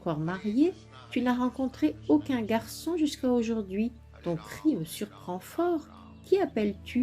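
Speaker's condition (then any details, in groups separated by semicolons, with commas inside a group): No condition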